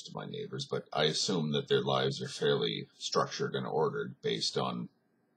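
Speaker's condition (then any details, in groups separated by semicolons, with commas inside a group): No condition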